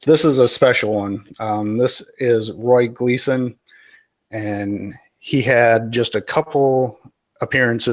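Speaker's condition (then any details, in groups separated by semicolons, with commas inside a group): No condition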